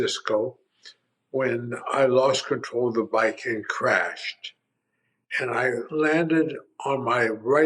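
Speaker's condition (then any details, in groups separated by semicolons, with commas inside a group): Primary lateral sclerosis; tongue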